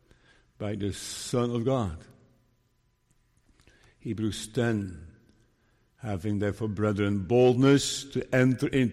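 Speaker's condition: Parkinson's disease; diagnosed 5 years ago

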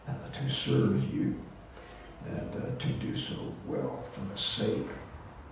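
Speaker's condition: Voice disorder; not contagious

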